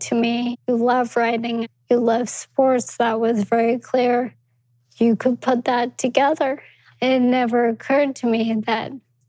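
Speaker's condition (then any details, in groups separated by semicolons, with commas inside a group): ALS; progressive degenerative muscle disease, leg symptom onset, diagnosed at 29 by Dr. Neil Schneider, Columbia; age 30, several years since onset, one medication available; speech affected by ALS, noticeable on podcasts and shows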